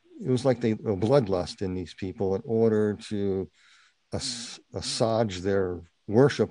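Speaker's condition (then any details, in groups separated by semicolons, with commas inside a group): Partial cleft palate; congenital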